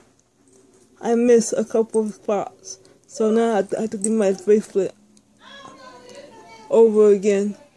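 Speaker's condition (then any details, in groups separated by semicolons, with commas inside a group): Speech impairment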